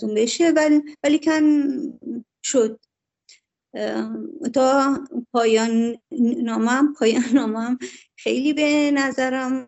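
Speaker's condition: Stuttering; stuttering since earliest memory, noticed at school reading compositions aloud; speech not bothersome to listeners; repeated sounds, repeated words, blocks

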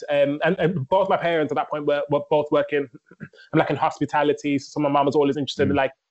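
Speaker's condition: Stammer; considered mute, did not speak until age five, needed speech therapy but never had it; chest and mind contract when stammering, even now, rapping Eminem lyrics let speech flow loosely; repeated sounds

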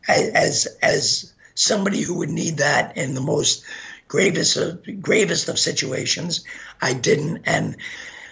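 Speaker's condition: Gunshot injury to voice box; hit spine

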